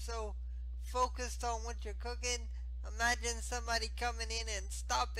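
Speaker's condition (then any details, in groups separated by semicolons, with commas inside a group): Spastic cerebral palsy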